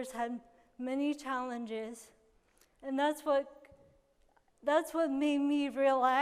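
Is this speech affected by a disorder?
Yes: cerebral palsy.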